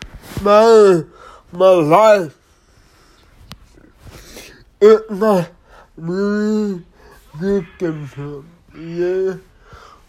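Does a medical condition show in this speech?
Yes: disability affecting speech; speech not clear, words not clear.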